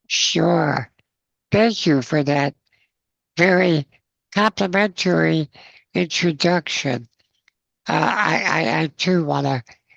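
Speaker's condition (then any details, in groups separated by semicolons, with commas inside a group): Spinal muscular atrophy, congenital; progressive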